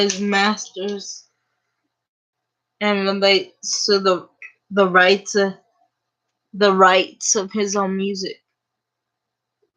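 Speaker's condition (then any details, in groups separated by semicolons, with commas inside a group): Cerebral palsy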